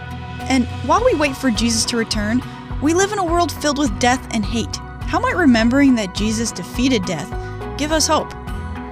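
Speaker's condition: No condition

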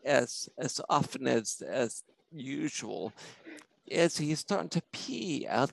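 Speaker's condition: Spinocerebellar ataxia; genetic cause

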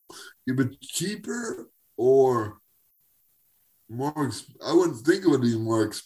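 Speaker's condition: Cerebral palsy; since birth

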